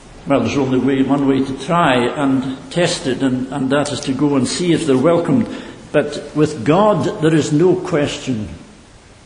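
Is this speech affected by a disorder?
No.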